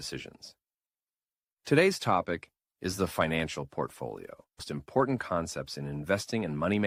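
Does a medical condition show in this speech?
No.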